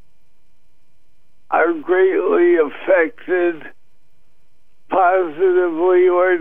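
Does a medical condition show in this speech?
Yes: Parkinson's disease; brain stimulation surgery after tremors broke through CBD use, uses rollator for walking; tremors reduced about 95% after brain stimulation surgery, barely noticed; slight difficulty in speaking.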